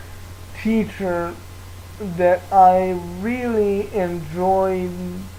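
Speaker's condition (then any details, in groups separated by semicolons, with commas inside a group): Cerebral palsy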